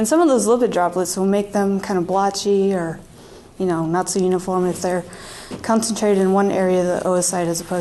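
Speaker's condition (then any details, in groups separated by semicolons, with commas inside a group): No condition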